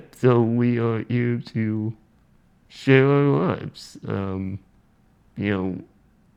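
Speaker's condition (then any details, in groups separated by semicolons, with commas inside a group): Spinal muscular atrophy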